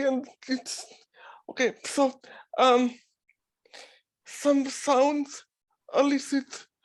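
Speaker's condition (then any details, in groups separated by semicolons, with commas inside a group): Cerebral palsy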